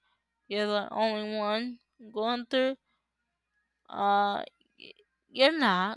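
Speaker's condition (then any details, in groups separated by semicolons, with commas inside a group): Cerebral palsy; uses power wheelchair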